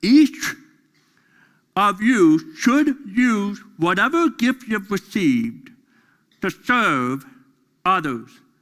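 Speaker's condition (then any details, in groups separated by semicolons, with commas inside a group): Deafness; deaf during school years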